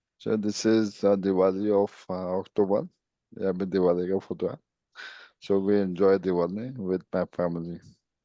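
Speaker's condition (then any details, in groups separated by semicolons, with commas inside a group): ALS; speech improved a little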